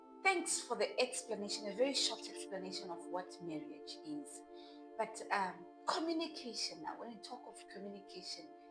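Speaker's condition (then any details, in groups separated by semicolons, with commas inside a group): No condition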